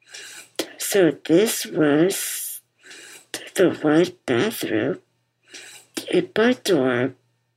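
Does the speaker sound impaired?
Yes: muscular dystrophy; congenital, diagnosed as toddler, relies on others for daily living, later tracheostomy, 24-hour ventilator, speech lost; wears bipap machine to help breathing; bipap machine audible while speaking.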